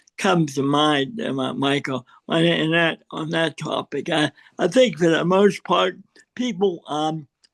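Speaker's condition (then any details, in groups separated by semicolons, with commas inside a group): Cerebral palsy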